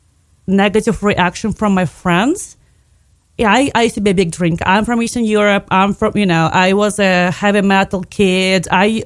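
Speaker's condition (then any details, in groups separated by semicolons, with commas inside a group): No condition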